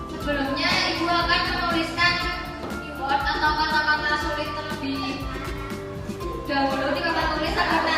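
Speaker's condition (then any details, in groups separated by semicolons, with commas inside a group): No condition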